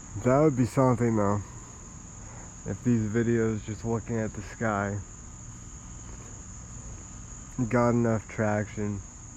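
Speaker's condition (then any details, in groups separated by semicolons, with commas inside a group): Cerebral palsy, spastic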